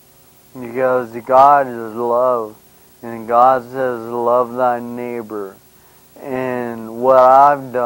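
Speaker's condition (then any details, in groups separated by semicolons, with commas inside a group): Brain injury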